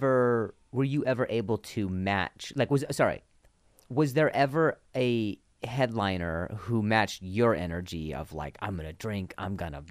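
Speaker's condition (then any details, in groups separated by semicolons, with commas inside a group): Stutter; much improved; repeated sounds, prolonged sounds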